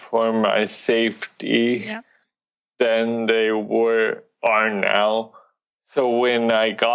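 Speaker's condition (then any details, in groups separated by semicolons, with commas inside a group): Cerebral palsy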